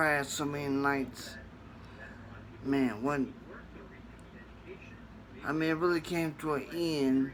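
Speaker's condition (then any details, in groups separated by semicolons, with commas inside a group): Traumatic brain injury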